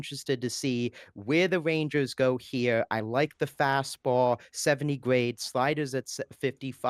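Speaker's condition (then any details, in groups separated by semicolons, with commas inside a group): No condition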